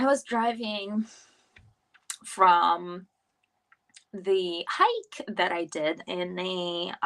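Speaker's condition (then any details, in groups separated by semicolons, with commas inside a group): No condition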